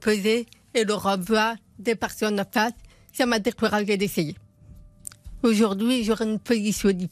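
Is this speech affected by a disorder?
Yes: profound congenital deafness; profound deafness from birth, diagnosed at nine months, hearing aids from age one, later cochlear implant; implant partly misplaced, third of electrodes in middle ear, lip-reads, phone via apps, first call at 36; told would never speak, learned speech by lip-reading, never heard own voice, twenty years of speech work.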